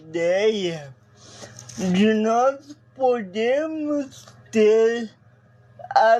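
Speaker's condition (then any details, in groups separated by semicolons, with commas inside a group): Paralysis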